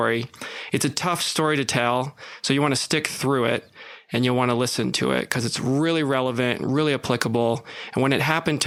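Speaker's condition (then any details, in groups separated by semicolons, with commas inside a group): No condition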